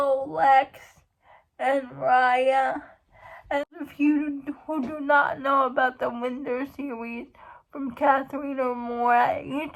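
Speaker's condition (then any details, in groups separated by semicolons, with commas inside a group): Cerebral palsy; uses wheelchair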